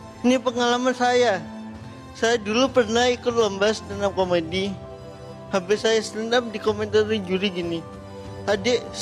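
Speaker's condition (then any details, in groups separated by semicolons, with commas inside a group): Cerebral palsy; acquired from car accident at five, weak legs, walking aid; about 26 years since onset, needs to sit; affected by accident, not very fluent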